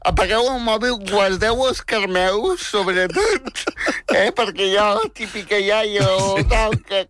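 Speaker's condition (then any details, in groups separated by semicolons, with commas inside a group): Spastic tetraplegic cerebral palsy; from birth, twin embryo died in complex pregnancy, premature, wheelchair user, much physiotherapy; aged 26, no further improvement expected; very talkative since age 3, worked hard to make people understand speech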